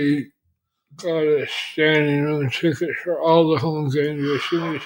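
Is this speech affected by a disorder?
Yes: lower jaw torn off, jaw reconstruction; grizzly attack in Big Sky, lower jaw partly ripped off, claw scars, tracheotomy by Dr. Cool; hole through tongue to neck healing, weekly Dr. Cool checks, Utah swallow study pending, swelling down; could not talk at first, tongue now working, eating and swallowing hard and painful.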